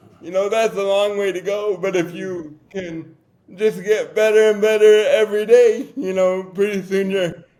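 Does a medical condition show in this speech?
Yes: cerebral palsy; difficult to talk.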